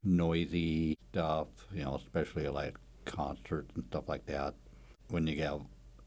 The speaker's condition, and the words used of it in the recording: Aphasia. My main issue right now is it not so much the speaking part, which becomes issues